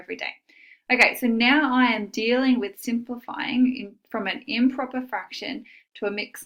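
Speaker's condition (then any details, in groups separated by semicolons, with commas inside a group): No condition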